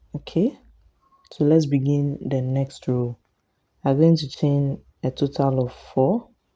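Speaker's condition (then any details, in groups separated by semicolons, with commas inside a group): No condition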